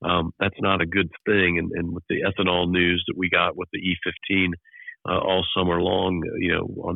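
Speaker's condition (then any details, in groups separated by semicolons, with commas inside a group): No condition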